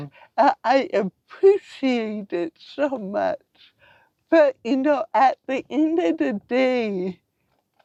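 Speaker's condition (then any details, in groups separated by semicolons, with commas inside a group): Cerebral palsy; from birth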